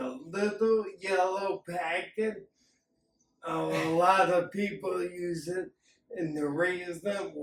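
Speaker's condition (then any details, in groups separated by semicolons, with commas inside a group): Acquired ataxia; acquired ataxia accelerating hereditary ataxia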